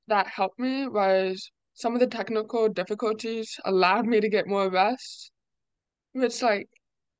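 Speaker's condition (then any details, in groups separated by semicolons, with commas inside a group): Deafness; relies on starter hand signals and strobe start lights at meets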